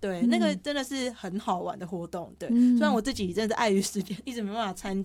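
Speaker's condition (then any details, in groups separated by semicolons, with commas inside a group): Hearing impairment; present since at least junior high school; clear articulation per host, self-reports sometimes slightly unclear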